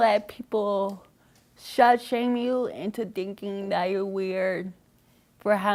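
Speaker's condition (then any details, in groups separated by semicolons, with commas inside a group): Cerebral palsy; scoliosis, spine and leg surgery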